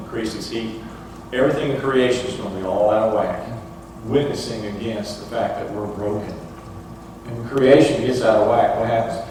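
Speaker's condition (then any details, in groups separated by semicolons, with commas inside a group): No condition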